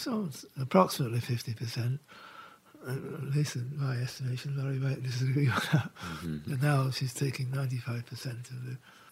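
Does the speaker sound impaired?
Yes: Parkinson's; diagnosed about 4 years ago.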